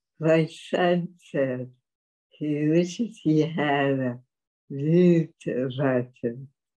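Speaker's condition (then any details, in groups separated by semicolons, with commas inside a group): Dystonia; several decades since onset, symptoms constant, speaking again after 40 years mute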